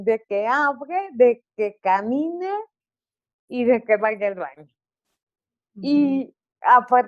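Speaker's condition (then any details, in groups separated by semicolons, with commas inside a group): Cerebral palsy; articulation affected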